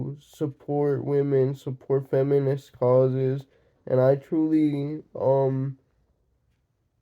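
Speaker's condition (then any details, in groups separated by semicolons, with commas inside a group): Cerebral palsy, mixed, mild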